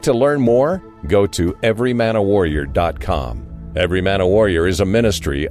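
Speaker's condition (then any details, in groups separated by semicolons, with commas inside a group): No condition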